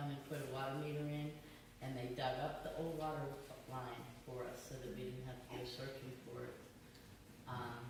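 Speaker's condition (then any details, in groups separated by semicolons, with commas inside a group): No condition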